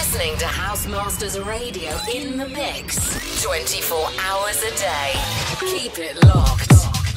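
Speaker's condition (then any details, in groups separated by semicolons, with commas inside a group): No condition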